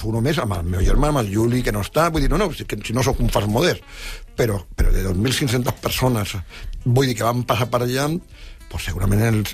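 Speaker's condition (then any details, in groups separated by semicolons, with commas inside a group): No condition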